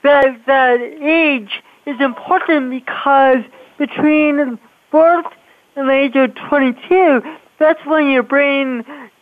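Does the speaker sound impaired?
Yes: cerebral palsy; congenital, diagnosed age 2, impacts movement and speech, partially deaf left ear, part c speech therapy; speech affected by cerebral palsy.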